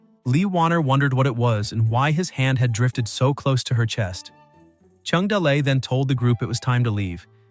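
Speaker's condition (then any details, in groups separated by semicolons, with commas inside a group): No condition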